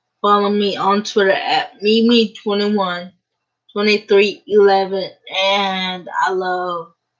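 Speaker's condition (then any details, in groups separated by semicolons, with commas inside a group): Cerebral palsy; uses a wheelchair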